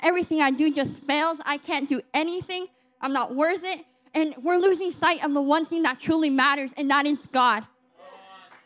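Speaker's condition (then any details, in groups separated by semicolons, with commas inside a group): Cleft lip and palate; speaking publicly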